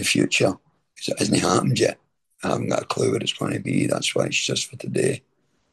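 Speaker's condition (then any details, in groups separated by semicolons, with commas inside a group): Throat cancer treatment effects; stage 4 throat cancer 6.5 years into recovery, chemo, radiotherapy, tracheostomy, neck nerves repaired, remission 2.5 years; throat pain after chemo, managed with doctor's medication; voice changed by throat cancer and treatment, deep voice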